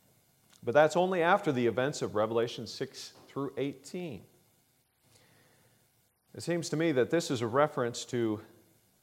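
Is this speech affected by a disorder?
No.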